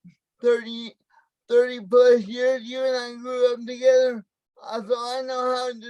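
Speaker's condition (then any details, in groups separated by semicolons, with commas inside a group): Cerebral palsy, spastic, mild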